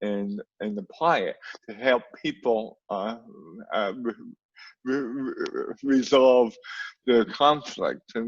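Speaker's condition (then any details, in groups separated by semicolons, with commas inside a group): Cerebral palsy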